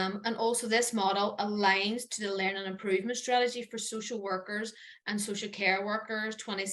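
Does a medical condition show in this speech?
No.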